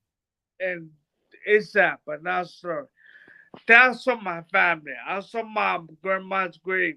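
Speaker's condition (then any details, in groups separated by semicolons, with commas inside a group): Brain bruising; speech bad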